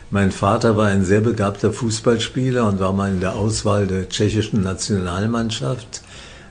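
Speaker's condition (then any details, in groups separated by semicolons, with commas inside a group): Parkinson's disease; diagnosed by a psychiatrist, treated by professor Jens Volkmann in Würzburg, on medication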